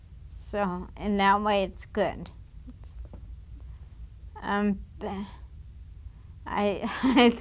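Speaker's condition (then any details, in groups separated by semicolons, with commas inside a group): Damaged diaphragm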